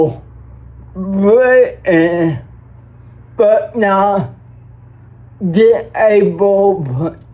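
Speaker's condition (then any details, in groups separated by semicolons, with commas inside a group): Cerebral palsy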